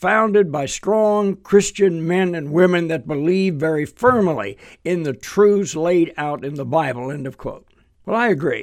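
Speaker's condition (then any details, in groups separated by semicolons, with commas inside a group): No condition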